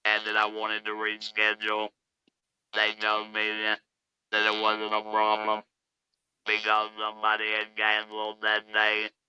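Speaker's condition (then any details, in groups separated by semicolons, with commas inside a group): Laryngectomy; electrolarynx speech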